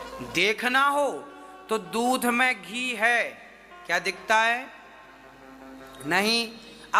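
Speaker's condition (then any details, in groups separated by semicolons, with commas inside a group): No condition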